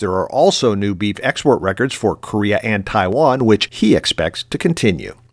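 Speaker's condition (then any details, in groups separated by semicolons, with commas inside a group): No condition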